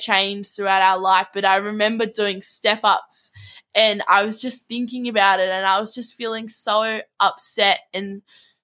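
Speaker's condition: No condition

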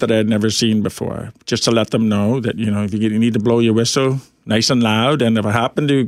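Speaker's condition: Profound hearing loss, orally deaf

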